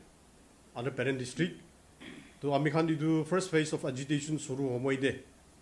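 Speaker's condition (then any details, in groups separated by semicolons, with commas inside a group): No condition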